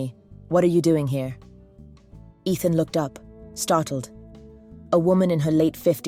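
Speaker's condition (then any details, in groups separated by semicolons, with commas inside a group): No condition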